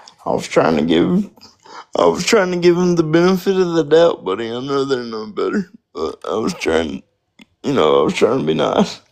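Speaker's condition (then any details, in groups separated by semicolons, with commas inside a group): Spastic quadriplegic cerebral palsy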